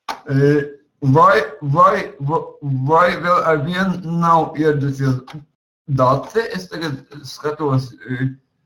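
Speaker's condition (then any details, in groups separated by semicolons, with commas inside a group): Cerebral palsy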